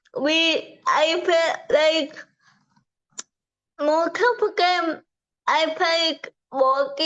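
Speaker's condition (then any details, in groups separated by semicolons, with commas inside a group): Cerebral palsy; from birth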